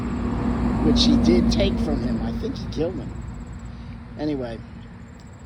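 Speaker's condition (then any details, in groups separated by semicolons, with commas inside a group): No condition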